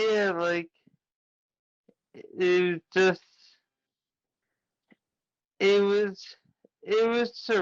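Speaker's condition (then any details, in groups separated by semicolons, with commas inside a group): Traumatic brain injury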